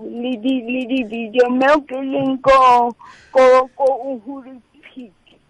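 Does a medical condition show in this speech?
Yes: cerebral palsy; since childhood, mobile enough to climb Kilimanjaro after about three to six months of training.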